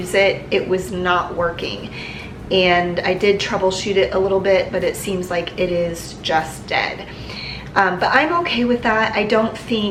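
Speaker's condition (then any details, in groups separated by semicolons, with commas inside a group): No condition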